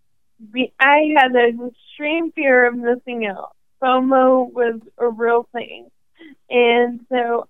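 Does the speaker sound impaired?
Yes: ALS; probable category at diagnosis, first symptoms in hand, diagnosed at 27 after 18 months.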